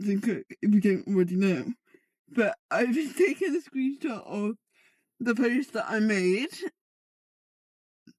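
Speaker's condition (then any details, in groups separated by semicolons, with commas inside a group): Cerebral palsy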